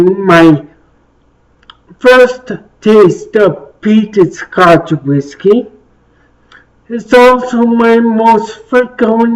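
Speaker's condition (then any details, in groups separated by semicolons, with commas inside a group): Traumatic brain injury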